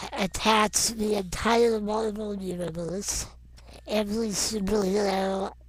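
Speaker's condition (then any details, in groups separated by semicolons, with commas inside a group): Non-progressive muscular dystrophy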